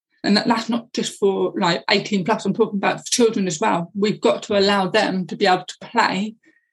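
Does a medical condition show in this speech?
Yes: deafness.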